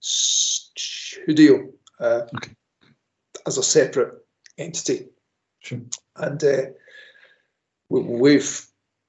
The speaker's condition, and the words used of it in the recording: Stuttering. Right now, I'm pretty sloppy and I'm not the best example